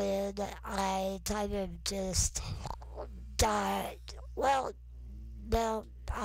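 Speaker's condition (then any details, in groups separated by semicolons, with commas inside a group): Non-progressive muscular dystrophy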